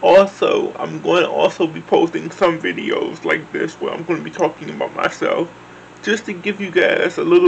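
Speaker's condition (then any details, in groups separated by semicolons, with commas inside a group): Cerebral palsy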